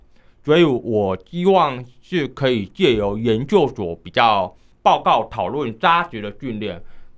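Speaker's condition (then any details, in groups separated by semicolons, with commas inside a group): Hearing impairment, high-frequency hearing loss, mild; high pitches barely heard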